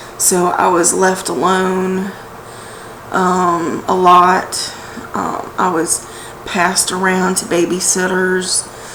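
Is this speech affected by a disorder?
No.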